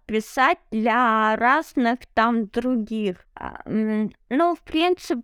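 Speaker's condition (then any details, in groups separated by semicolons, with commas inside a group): Cerebral palsy; no wheelchair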